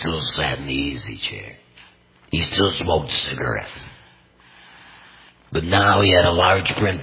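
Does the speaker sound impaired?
Yes: total laryngectomy, complete laryngectomy, voice prosthesis; no pain speaking.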